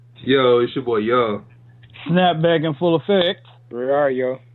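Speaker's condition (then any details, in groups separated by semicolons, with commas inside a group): No condition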